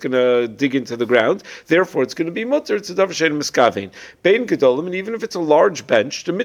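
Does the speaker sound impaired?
No.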